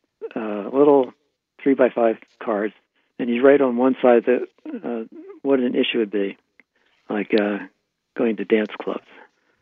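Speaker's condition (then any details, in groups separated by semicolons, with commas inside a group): Parkinson's disease; right hand tremor at onset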